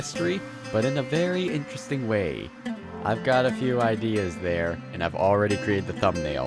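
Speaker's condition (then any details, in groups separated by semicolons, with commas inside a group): No condition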